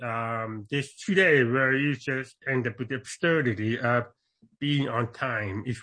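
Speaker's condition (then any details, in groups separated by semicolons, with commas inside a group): Deafness; congenital deafness, born deaf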